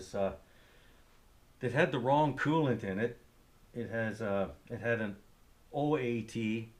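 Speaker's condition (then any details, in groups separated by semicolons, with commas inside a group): No condition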